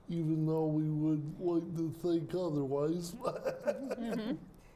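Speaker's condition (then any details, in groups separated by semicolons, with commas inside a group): Cerebral palsy; speech impairment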